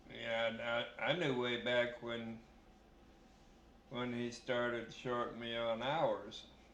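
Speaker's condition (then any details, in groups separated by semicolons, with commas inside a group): Brain injury; beating, permanent dizziness, irreversible deterioration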